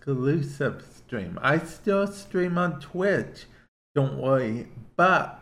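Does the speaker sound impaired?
Yes: cerebral palsy; affects speech to an extent, listener asked why speech sounds as it does.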